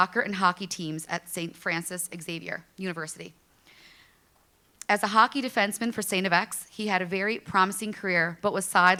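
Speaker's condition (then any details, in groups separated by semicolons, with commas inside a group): No condition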